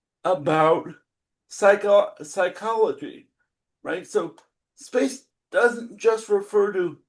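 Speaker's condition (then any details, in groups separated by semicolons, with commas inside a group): Cerebral palsy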